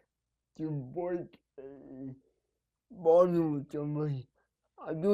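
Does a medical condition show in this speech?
Yes: cerebral palsy; needs help at night.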